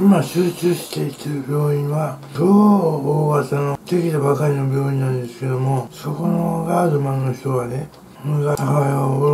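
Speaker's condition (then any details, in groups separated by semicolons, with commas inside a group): Tongue cancer, partial glossectomy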